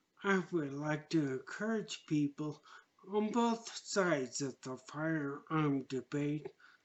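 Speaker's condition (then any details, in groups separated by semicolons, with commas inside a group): Traumatic brain injury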